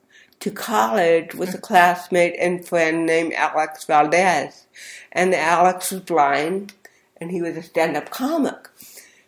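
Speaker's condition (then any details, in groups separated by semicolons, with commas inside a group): Cerebral palsy; speech therapy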